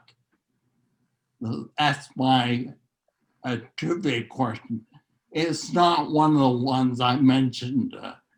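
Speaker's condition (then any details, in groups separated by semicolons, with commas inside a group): Neurological disease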